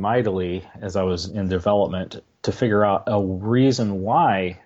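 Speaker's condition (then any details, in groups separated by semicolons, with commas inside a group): No condition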